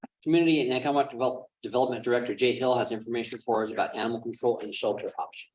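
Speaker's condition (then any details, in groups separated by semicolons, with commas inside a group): No condition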